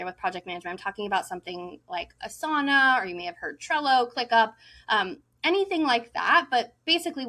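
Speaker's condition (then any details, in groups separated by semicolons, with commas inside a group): No condition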